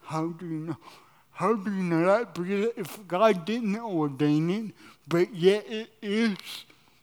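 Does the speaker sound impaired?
Yes: cerebral palsy.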